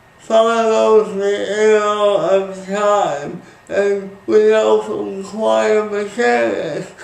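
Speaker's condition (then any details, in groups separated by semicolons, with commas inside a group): Speech impairment after birth surgery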